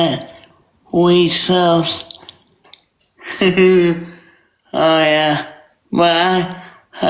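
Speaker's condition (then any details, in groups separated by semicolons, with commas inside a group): Traumatic brain injury; injury effects audible in voice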